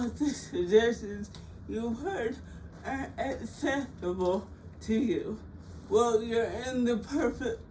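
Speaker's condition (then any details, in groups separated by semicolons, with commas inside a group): Cerebral palsy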